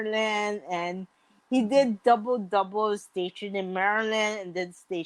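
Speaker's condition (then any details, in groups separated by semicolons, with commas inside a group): Mild cerebral palsy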